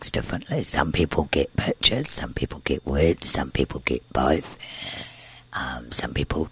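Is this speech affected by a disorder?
Yes: tracheostomy and scarred vocal cord, laryngeal cysts, surgical vocal cord scarring; congenital laryngeal cysts.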